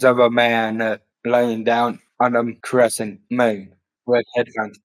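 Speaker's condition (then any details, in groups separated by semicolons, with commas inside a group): Down syndrome; later diagnosed with autism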